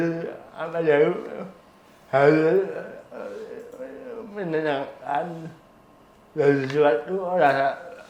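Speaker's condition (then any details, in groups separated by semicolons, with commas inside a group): Cerebral palsy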